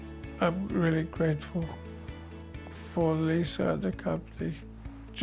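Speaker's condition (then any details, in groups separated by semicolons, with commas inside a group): Motor neurone disease; occupational therapy with equipment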